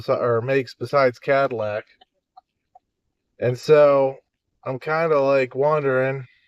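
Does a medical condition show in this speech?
No.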